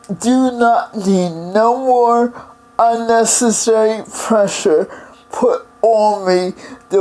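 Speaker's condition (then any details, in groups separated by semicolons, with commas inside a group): Cerebral palsy; several unnoticed strokes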